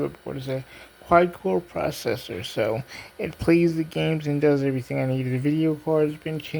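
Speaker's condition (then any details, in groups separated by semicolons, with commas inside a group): Cerebral palsy; diplegia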